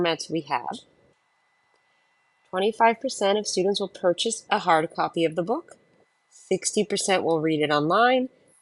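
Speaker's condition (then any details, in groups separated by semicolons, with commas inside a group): No condition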